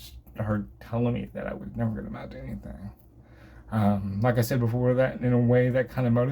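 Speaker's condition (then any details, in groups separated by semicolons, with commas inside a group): Cerebral palsy; from birth, affects motor skills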